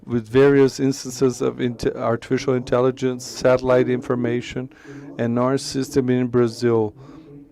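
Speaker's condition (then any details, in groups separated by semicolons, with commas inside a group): No condition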